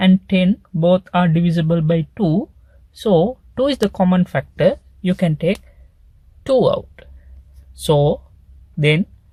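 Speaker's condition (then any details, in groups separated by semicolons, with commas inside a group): No condition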